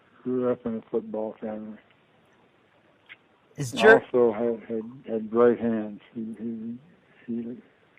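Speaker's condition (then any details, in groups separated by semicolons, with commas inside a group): Parkinson's disease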